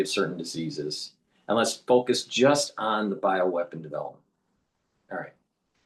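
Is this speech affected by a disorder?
No.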